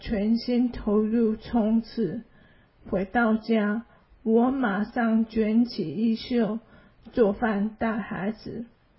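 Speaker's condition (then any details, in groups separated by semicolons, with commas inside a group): ALS; hand weakness, cannot write, type or grasp, arm muscle atrophy, cause unknown, year of immunoglobulin injections; worsening, whole-body involuntary muscle twitching, poor stamina, needs help dressing, brushing teeth, bathing; slower speech, quieter voice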